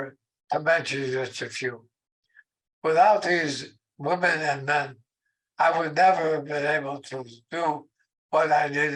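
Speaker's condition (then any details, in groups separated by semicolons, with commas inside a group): ALS; aggressive progression; very weak voice, shortened speech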